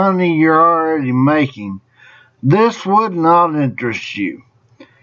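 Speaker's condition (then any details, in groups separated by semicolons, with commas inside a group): Traumatic brain injury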